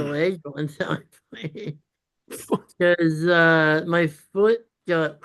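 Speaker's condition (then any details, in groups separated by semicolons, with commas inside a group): Congenital muscular dystrophy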